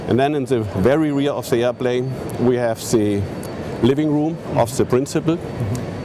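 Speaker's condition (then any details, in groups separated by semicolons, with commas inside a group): No condition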